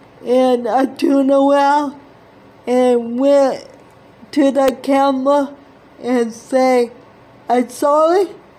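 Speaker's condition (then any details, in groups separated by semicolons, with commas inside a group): Cerebral palsy; present from birth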